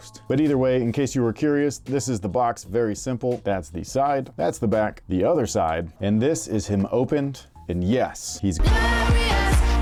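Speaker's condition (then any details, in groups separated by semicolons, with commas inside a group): No condition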